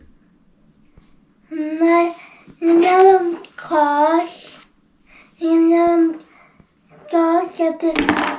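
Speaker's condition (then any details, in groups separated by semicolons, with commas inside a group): Cerebral palsy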